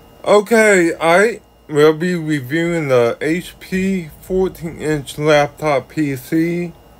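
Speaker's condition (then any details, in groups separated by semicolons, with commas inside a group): Ataxic cerebral palsy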